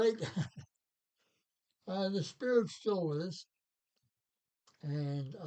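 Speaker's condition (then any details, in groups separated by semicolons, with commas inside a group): Parkinson's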